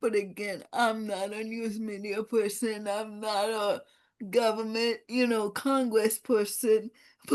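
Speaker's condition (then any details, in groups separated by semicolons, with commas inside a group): Cerebral palsy; no gross or fine motor skills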